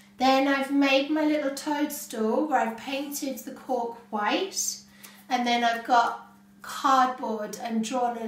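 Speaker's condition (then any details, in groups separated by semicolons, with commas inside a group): No condition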